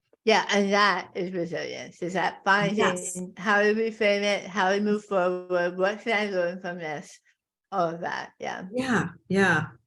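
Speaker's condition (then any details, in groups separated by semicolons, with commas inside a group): Tongue cancer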